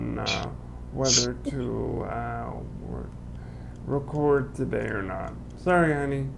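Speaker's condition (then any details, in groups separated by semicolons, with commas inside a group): Cerebral palsy; limbs affected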